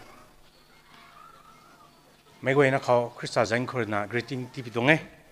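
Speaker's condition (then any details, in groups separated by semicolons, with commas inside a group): No condition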